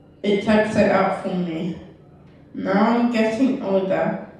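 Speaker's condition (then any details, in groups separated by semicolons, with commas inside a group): Cerebral palsy; left side weaker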